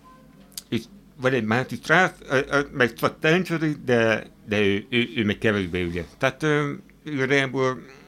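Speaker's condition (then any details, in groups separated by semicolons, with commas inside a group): Hearing impairment, hard of hearing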